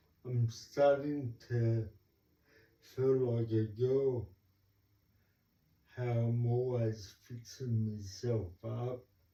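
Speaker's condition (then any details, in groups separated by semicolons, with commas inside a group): Cerebral palsy; talks slowly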